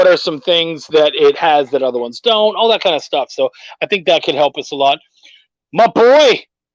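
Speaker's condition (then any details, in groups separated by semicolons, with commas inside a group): No condition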